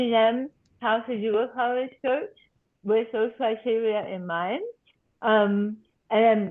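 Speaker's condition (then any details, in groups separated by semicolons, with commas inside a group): Tongue cancer surgery and reconstruction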